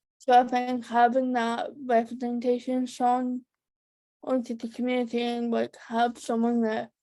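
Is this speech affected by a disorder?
Yes: cerebral palsy.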